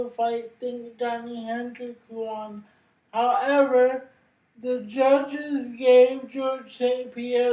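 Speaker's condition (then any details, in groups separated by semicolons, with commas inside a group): Cerebral palsy; brain injury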